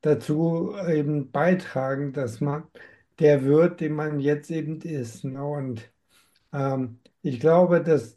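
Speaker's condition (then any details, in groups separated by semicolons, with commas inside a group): Amyotrophic lateral sclerosis; diagnosed at 47, slower course than other affected patients; has tried many approaches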